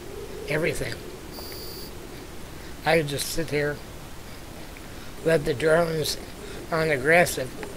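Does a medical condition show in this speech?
Yes: spinal muscular atrophy type two.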